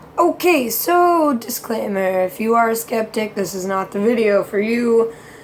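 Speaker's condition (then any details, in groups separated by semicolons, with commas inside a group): No condition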